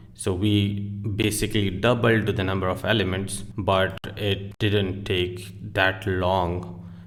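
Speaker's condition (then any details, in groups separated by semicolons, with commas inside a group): No condition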